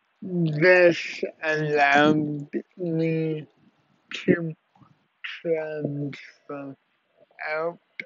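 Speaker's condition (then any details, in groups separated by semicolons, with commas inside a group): Cerebral palsy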